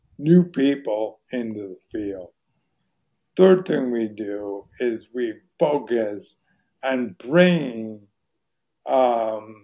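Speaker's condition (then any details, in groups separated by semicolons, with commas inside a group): ALS; voice very hoarse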